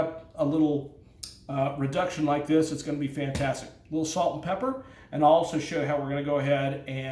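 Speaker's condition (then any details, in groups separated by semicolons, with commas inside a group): No condition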